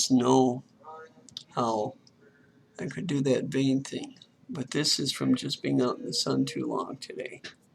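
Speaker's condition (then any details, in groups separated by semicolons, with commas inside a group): Cerebral palsy; from birth, umbilical cord around neck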